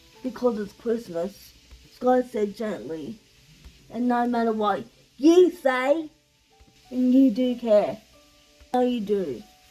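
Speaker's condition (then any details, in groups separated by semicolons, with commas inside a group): Cerebral palsy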